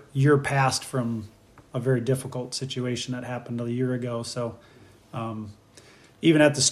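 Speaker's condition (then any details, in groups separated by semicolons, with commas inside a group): No condition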